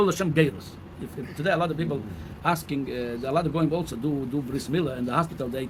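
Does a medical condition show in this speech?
No.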